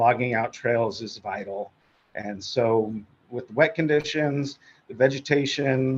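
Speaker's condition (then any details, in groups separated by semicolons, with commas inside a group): No condition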